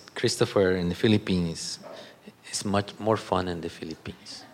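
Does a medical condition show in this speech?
No.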